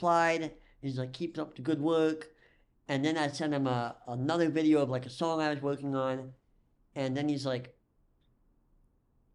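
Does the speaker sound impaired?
Yes: cleft lip and palate; nut bar (likely Nuss bar) currently placed in chest, latest surgery.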